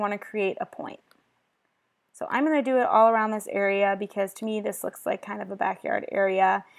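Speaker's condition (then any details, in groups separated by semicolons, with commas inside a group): No condition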